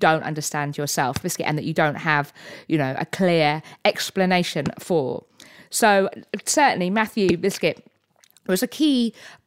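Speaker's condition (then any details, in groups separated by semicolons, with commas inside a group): Tourette's syndrome, coprolalia; onset around age 6, subtle, more frequent early 20s, diagnosis later, encouraged by friend Matthew Pountry; motor and vocal tics, chest-thumping with closed fist, tics interfere with drinking tea, walking downstairs; other words, phrases, quiet ticking, suggestible by themes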